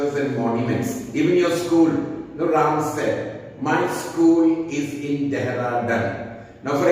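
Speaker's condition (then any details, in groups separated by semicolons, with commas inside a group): No condition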